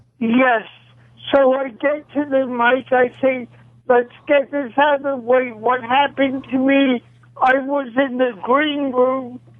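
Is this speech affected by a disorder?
Yes: cerebral palsy; causes shaking.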